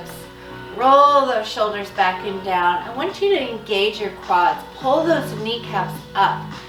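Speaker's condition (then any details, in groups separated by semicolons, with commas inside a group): No condition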